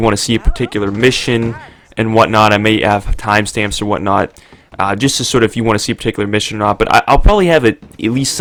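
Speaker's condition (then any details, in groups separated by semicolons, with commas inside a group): No condition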